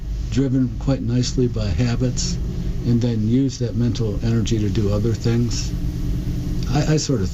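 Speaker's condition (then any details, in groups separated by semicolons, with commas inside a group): Parkinson's disease; diagnosed almost 4 years ago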